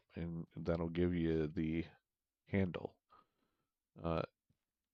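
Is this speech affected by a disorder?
No.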